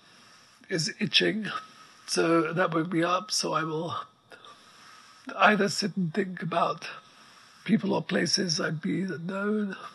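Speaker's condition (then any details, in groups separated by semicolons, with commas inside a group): ALS; progressive neuromuscular illness, effectively quadriplegic, wheelchair six months after diagnosis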